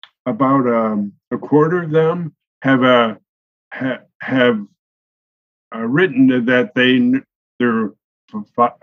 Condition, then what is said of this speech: Aphasia. I just have an expressive aphasia, which basically doesn't mean I don't know.